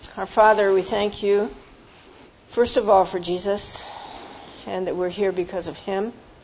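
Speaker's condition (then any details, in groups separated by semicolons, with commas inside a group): No condition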